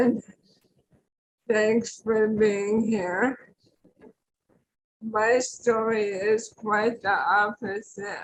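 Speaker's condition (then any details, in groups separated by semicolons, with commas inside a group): ALS; tracheostomy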